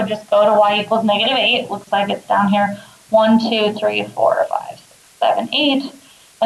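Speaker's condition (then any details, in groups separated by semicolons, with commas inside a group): No condition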